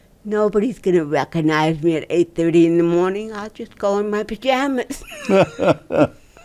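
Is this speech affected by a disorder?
Yes: cerebral palsy.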